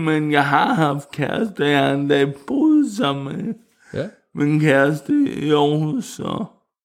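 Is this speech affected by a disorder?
Yes: cerebral palsy; wheelchair user.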